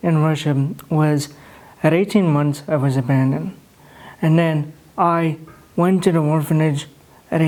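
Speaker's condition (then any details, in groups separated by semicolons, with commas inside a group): Cerebral palsy; right side weakest, mobility affected, stiffness; past physical therapy, botox tried, uses dictation software; no speech therapy, some words hard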